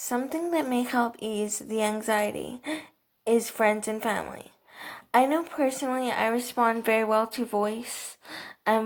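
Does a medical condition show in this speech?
Yes: cerebral palsy, athetoid.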